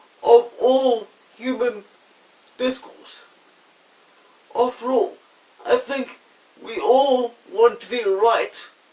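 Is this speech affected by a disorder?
Yes: quadriplegic cerebral palsy, severe.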